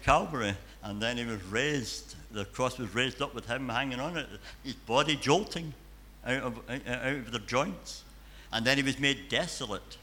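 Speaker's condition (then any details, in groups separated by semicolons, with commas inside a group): Cleft palate and cleft lip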